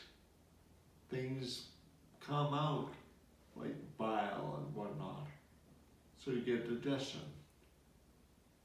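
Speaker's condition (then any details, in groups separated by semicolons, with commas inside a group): Multiple sclerosis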